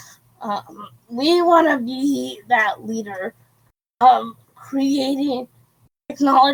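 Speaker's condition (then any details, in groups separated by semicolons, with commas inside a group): Cerebral palsy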